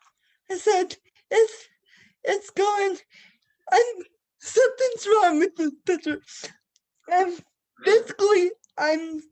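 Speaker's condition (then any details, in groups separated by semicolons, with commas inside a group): Cerebral palsy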